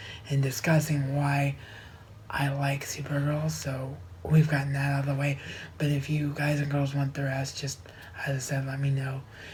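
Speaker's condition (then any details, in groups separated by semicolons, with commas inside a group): Cerebral palsy; wheelchair bound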